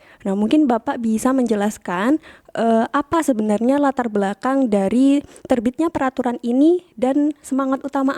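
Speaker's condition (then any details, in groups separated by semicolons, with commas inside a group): No condition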